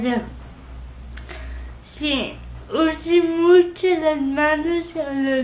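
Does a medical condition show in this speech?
Yes: cerebral palsy.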